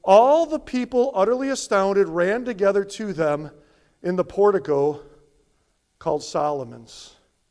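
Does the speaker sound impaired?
No.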